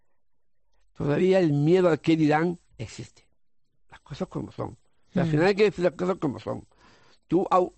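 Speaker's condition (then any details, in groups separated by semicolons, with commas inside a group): Down syndrome; congenital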